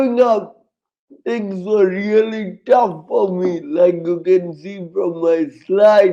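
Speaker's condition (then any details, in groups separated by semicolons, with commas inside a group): Cerebral palsy, severe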